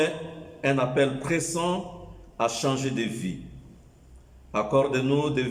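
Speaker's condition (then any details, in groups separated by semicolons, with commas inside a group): No condition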